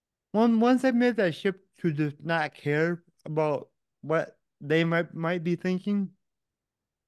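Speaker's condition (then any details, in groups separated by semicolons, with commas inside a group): Cerebral palsy; physical challenges, mentally unaffected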